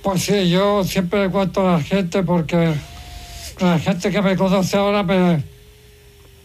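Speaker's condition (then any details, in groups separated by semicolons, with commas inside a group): ALS; hoist needed to put to bed despite low weight; needs to clear phlegm; voice described by host as impressive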